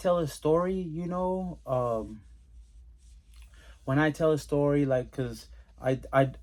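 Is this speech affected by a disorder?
No.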